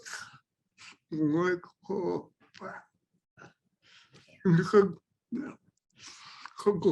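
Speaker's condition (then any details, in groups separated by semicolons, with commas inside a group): Vocal dystonia; voice breaks, spasms, throat tightness, hoarseness, hard to understand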